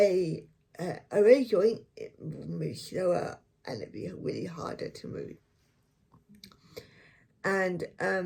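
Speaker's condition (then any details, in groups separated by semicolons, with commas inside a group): Cerebral palsy; affects one foot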